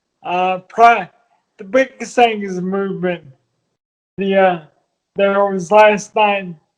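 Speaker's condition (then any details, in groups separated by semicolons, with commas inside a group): Multiple sclerosis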